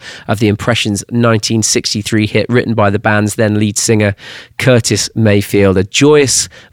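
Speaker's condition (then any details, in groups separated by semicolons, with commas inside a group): No condition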